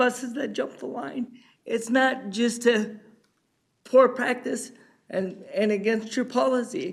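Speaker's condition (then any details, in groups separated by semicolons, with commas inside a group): Cerebral palsy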